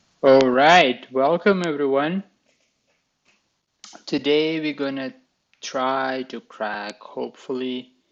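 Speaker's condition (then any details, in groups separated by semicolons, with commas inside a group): No condition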